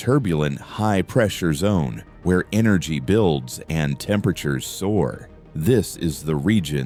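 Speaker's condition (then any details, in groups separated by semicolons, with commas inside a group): No condition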